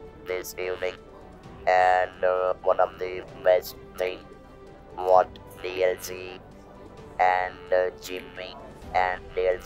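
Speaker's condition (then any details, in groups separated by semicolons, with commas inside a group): Laryngectomy after vocal cord cancer; laryngectomy voice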